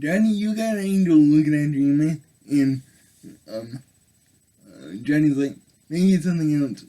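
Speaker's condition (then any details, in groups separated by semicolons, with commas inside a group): Cerebral palsy; able to speak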